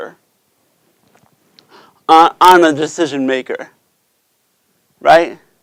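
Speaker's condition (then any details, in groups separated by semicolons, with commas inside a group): Cerebral palsy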